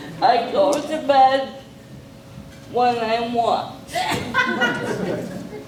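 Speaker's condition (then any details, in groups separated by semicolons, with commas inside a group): Cerebral palsy; very involved case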